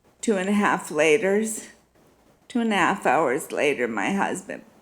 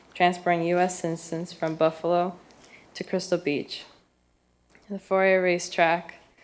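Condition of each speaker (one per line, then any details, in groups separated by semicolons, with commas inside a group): Multiple sclerosis; needs time to get voice up
No condition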